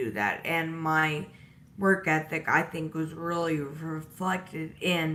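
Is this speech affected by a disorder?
Yes: disability causing slurred speech.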